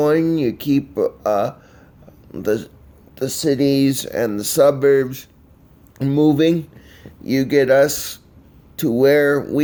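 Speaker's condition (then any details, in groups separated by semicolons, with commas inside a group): Cerebral palsy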